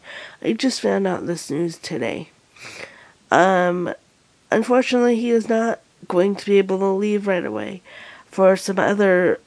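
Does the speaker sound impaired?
Yes: cerebral palsy.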